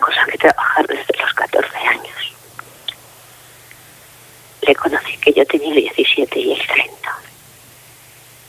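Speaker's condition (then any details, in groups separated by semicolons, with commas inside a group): Facial palsy; ongoing medical follow-up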